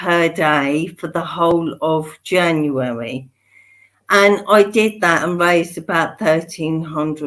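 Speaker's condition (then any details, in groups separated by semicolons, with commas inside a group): Motor neurone disease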